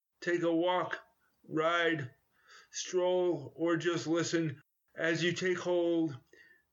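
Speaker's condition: Cerebral palsy; try

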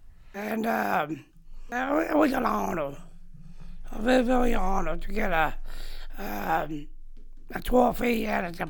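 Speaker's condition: Down syndrome; present from birth, diagnosed several hours after birth in Indianapolis; 55 years old, still takes speech therapy

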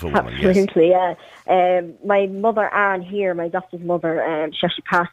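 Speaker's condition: Cleft palate; congenital

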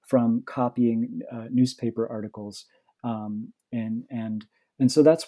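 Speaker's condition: No condition

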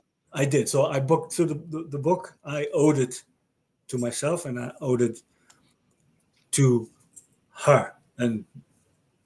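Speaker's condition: Aphasia after stroke; ongoing aphasia

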